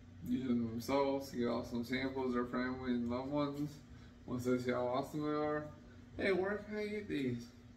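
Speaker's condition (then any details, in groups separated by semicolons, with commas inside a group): Traumatic brain injury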